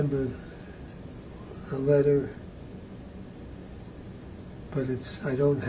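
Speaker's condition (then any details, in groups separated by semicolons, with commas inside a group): Parkinson's disease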